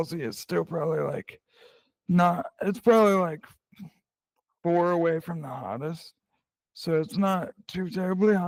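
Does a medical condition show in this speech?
Yes: cerebral palsy; present from birth.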